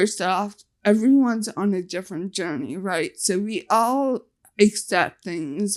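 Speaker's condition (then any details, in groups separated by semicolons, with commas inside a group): Facial paralysis (nf2-swn)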